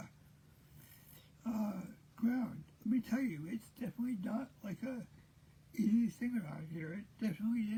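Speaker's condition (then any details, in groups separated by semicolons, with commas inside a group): Cerebral palsy; present since birth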